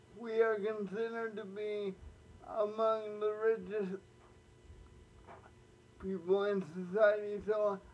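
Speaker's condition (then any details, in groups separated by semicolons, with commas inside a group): Cerebral palsy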